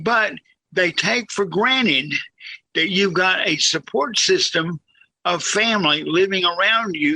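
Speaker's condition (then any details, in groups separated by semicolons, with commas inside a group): Cerebral palsy, severe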